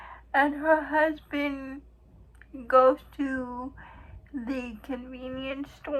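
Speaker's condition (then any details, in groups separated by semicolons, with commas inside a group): Cerebral palsy; uses wheelchair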